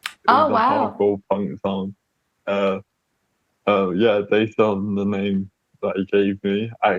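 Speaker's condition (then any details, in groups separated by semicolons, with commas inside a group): Cerebral palsy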